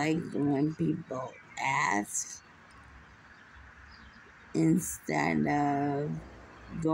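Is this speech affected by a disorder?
Yes: muscular dystrophy.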